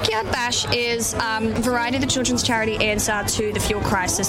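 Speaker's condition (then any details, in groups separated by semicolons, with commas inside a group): Cleft palate; congenital cleft palate, no roof of mouth at birth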